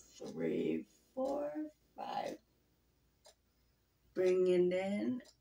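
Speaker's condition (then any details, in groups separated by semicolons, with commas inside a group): Muscular dystrophy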